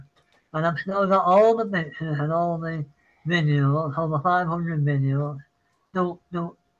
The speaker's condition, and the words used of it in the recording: Parkinson's disease. Sorry, I've got Parkinson's, I see a bit.